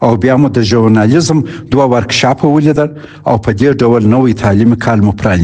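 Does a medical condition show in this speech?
No.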